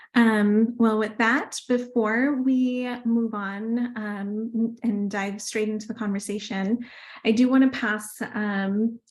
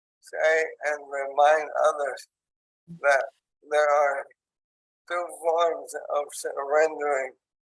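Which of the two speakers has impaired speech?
The second: ALS; onset in hands and arms, tracheostomy.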